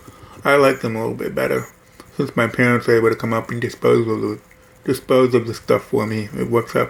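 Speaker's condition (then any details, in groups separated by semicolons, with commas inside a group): Hearing loss; hears much more speech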